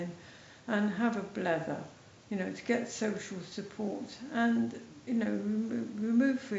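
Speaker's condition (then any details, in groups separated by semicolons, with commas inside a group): MND, mild; speech slightly affected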